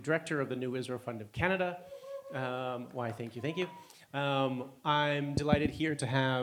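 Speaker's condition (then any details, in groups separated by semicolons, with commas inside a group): No condition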